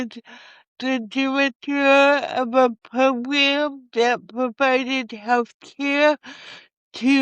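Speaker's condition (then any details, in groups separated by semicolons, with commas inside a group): Cerebral palsy; from birth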